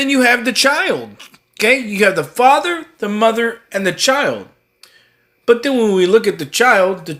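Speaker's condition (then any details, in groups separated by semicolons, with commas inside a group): No condition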